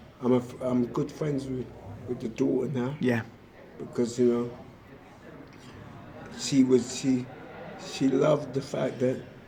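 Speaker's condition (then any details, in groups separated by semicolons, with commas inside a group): Motor neurone disease; affects muscles and nervous system; rapid progression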